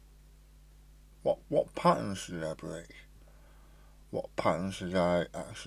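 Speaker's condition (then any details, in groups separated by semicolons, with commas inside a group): Stage 4 tongue cancer, hemiglossectomy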